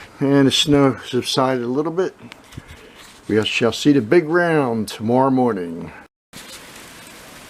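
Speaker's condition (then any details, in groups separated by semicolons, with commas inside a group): No condition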